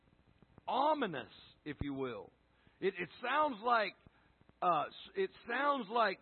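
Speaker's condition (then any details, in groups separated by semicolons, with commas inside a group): No condition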